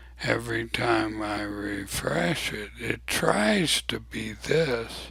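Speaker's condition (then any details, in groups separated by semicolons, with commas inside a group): ALS; abnormally slow voice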